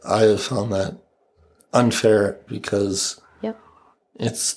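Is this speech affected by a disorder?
Yes: ALS; father Bob Snow died of ALS, right hand and forearm affected, left hand partly weak, feeding tube, clinical trial drug; 2.5 years since diagnosis, earlier nine-month plateau ended, recent pneumonia with breathing concerns; tongue affected but unchanged, predicted speech loss within a year not happened, voice changed, sounds older, voice challenges at work.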